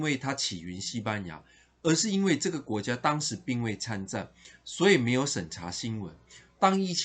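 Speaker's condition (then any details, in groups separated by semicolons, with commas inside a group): No condition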